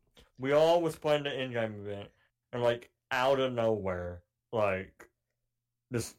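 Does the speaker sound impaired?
Yes: cleft palate; cleft palate since childhood, surgical repair in childhood; voice sounds deeper than it is, deeper over mic, cannot say certain words, frequent mispronunciations, speech impediment.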